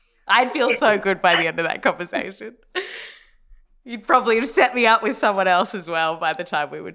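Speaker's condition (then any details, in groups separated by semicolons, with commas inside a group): No condition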